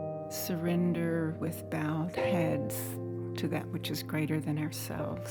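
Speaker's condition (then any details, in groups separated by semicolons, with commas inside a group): No condition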